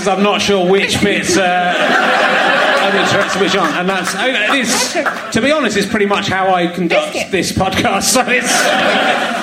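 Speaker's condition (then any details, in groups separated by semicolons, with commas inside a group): No condition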